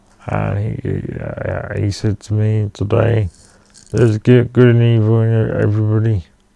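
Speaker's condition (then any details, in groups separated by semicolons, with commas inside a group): Cerebral palsy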